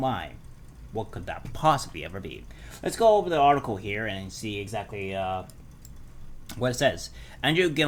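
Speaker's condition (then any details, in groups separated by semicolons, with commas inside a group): No condition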